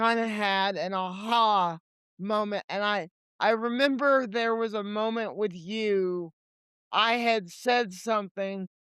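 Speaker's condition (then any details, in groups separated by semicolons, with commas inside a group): Cerebral palsy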